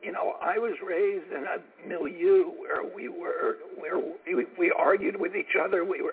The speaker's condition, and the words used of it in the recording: Spasmodic dysphonia. His manner of speaking cannot help but get some attention.